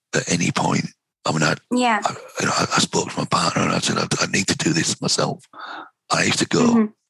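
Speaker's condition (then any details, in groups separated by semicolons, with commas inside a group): Vocal cord cancer, head and neck cancer, right vocal cord; earlier voice croaky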